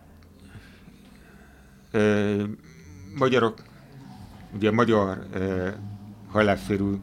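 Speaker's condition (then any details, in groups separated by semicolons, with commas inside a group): Hearing impairment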